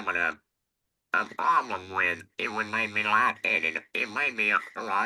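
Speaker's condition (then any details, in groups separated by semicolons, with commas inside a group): Laryngectomy; total laryngectomy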